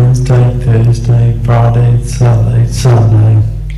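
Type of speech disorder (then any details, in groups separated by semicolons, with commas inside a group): Dysarthria; Friedreich ataxia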